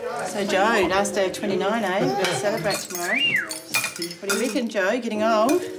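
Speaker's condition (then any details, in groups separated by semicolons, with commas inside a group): No condition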